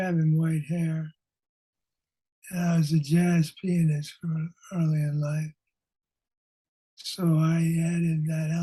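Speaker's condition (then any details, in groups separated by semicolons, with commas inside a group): Parkinson's disease; lost former character voice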